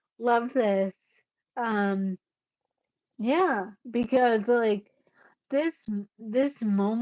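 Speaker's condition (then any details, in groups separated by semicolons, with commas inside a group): Cerebellar ataxia; caused by brain bleed, unsteady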